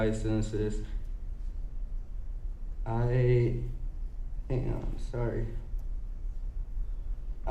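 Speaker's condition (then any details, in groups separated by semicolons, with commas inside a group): Cerebral palsy; physical therapy since early childhood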